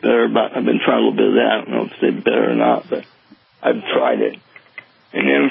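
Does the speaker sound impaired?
Yes: Parkinson's; slight tremor years before diagnosis, worsened after anesthesia for broken hip and femur, worse on left side; started Sinemet this past year, fish oil, acetyl-carnitine, acetyl-cysteine, tried glutathione IVs, tyrosine.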